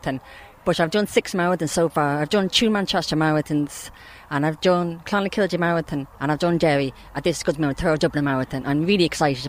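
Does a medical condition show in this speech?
Yes: partial deafness; congenital, relies on lip reading, fluent in sign language; can hear a few things, hears David Carey clearly through his microphone.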